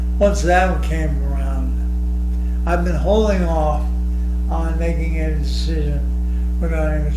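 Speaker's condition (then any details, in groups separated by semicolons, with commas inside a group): ALS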